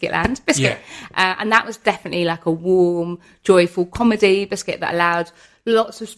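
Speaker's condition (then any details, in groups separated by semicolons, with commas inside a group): Tourette's syndrome; wheelchair user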